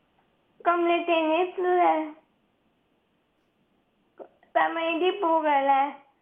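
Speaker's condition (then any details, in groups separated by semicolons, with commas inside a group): Cerebral palsy; since birth, wheelchair user since birth, needs care from a helper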